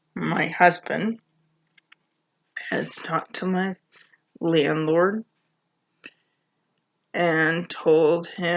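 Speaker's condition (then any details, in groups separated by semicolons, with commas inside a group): Cerebral palsy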